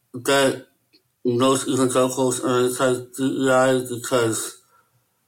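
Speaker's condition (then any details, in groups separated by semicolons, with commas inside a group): Möbius syndrome; lifelong rare disability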